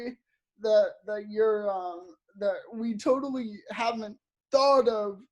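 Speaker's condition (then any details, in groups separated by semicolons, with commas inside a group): Cerebral palsy; audibly affected speech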